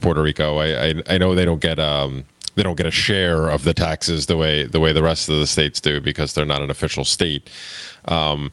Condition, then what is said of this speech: No condition.